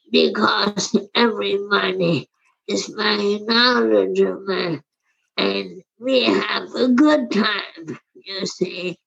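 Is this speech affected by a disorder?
Yes: primary lateral sclerosis; slurred speech, swallowing difficulty at first exam by Dr. Levitz, Lehigh Neurology, speech later forced quitting.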